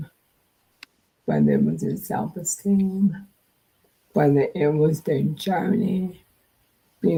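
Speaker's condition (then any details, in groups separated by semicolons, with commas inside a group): Multiple sclerosis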